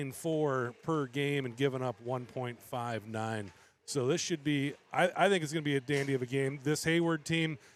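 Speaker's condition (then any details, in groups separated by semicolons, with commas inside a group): No condition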